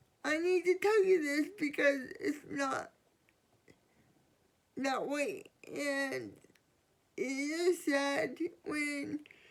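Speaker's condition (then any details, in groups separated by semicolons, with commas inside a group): Cerebral palsy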